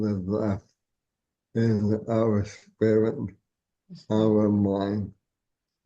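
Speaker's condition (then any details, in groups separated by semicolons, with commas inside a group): ALS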